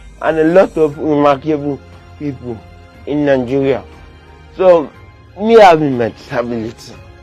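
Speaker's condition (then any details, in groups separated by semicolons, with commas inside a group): Cerebral palsy; limits movement and coordination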